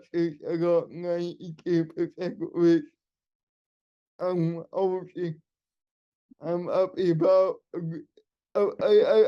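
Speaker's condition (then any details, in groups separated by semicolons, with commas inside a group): Cerebral palsy; wheelchair user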